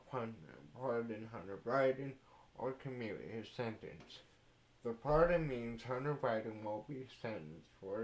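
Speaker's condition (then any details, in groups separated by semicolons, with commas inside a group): Cerebral palsy; speech affected by cerebral palsy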